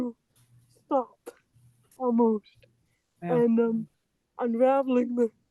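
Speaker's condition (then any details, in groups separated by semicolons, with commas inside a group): Cerebral palsy; walks, attends walking therapy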